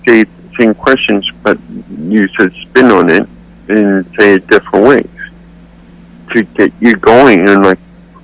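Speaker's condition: Cerebral palsy; accepts own voice

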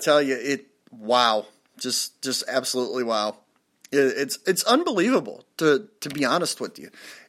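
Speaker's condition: No condition

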